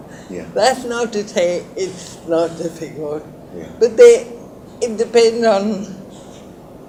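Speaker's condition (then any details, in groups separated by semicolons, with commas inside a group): Cerebral palsy; lifelong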